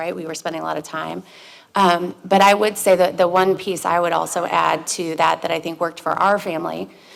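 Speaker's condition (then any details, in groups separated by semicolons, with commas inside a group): No condition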